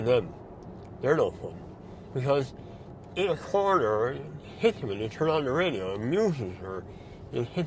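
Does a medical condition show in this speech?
Yes: mouth cancer surgery.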